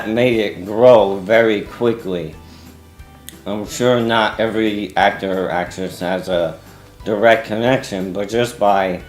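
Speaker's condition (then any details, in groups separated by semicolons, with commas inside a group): ALS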